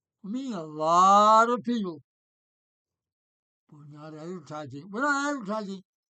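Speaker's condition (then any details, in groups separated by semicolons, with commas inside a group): Parkinson's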